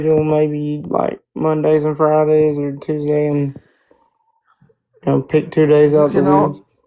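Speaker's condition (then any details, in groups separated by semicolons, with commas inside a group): Spastic quadriplegic cerebral palsy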